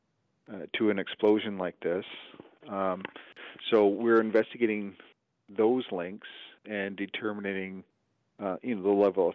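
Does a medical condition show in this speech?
No.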